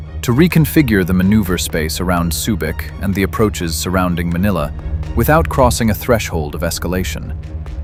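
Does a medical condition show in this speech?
No.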